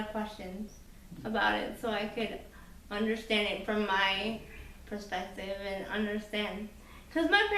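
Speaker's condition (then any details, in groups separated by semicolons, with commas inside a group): Cerebral palsy; increased muscle tone, diagnosed in childhood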